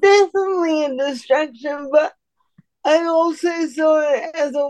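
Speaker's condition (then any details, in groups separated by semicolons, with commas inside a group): Cerebral palsy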